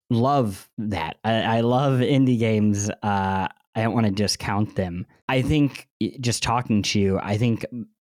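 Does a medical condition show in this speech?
Yes: cleft lip and palate; surgeries most summers of childhood.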